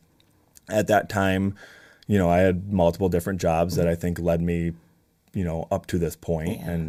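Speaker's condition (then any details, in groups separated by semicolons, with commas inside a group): No condition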